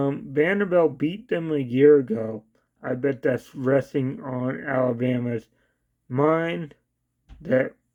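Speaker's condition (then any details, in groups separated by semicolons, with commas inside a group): Cerebral palsy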